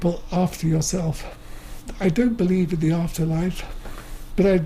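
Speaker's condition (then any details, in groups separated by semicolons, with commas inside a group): Motor neuron disease; wheelchair user, breathing tube, phlegm cleared from throat, assistant and computer needed; no tracheotomy, refuses tracheotomy revival since it would end speech; still able to speak, lack of breath, swallowing easily goes the wrong way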